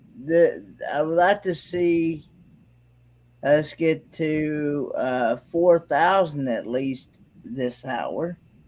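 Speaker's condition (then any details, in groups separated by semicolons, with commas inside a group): Cerebral palsy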